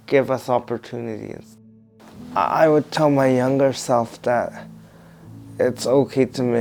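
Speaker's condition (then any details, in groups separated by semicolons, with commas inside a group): Cerebral palsy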